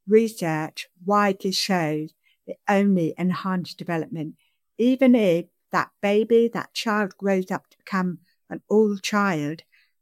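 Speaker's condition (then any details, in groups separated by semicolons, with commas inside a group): Deafness; signing and speaking at the same time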